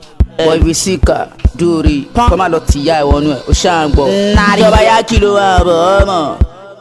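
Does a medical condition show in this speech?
No.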